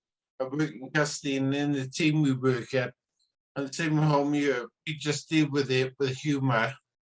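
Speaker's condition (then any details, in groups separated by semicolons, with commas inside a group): Ataxia; spinocerebellar ataxia type 14, genetically confirmed, affects balance, hand control; diagnosed about three years ago, still walks and drives; ataxia recognisable from speech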